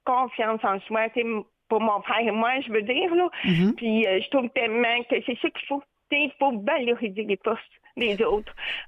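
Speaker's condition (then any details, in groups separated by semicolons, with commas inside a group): Deafness with cochlear implant; familial deafness; hard of hearing with implant, hears nothing without it, trouble with phone, deep voices, fast talkers; phone hard to understand, especially deep male voices, fast or quiet speakers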